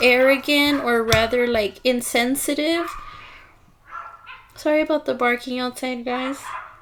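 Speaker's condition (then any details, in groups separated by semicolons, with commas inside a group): No condition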